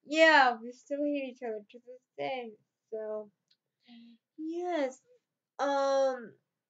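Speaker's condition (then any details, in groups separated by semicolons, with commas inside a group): Cerebral palsy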